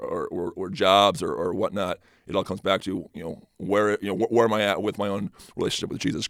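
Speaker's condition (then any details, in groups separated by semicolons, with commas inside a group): Stutter; stutter first noticed in high school, not as a child, magnified speaking Spanish as a missionary; has seen speech therapists, helped a little, uses detailed preparation to reduce stuttering; stutters off the cuff, trips over words, can't get a word out, less when prepared and confident; repeated sounds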